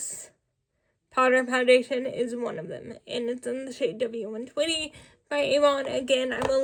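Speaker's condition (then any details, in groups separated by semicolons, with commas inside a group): Cerebral palsy, spastic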